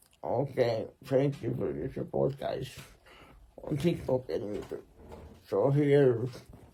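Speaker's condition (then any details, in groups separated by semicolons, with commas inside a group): Muscular Parkinson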